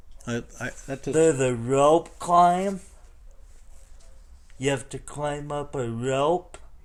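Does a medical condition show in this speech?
Yes: cerebral palsy.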